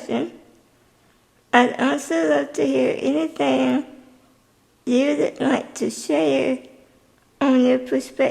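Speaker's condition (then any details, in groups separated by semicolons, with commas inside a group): Spinal muscular atrophy type 2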